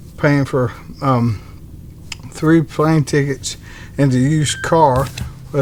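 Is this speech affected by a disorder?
Yes: ALS; bulbar-upper onset, tongue.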